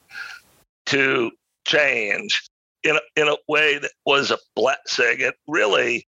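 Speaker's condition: Spasmodic dysphonia; understood by listeners

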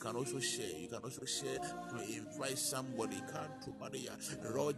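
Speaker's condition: No condition

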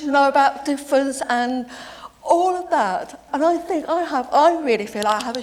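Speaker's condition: Deafness; deaf since age seven

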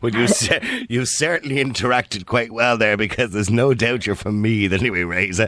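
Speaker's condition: No condition

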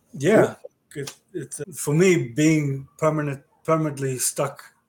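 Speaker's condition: Aphasia after stroke; ongoing aphasia

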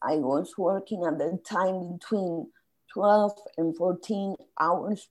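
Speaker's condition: Spasmodic dysphonia; hard to get words out

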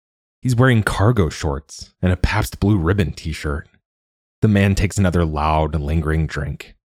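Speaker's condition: No condition

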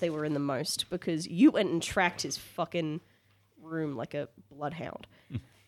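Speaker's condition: No condition

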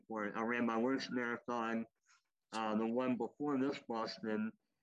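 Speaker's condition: Cleft lip and palate, popliteal pterygium syndrome

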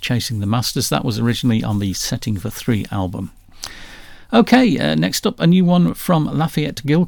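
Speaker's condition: No condition

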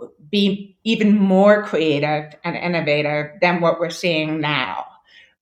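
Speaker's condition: Deafness; congenital moderate-severe hearing loss, diagnosed as toddler, hearing aids, lip reading, Esteem implant plus cochlear implant

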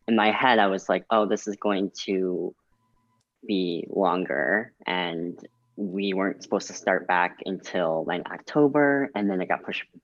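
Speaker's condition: Cleft lip and palate

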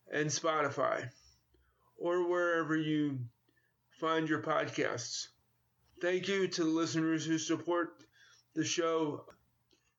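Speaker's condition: Cerebral palsy; coordination issues, uses crutches

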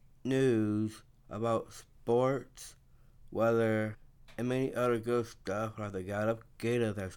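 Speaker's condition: Down syndrome; present from birth

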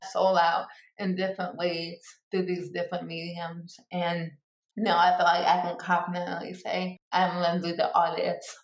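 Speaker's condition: Cerebral palsy; people sometimes ask about it

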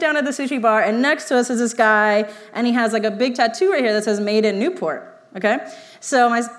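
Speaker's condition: No condition

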